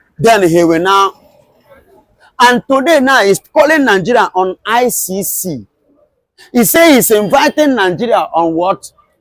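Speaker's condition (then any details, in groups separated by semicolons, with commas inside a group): No condition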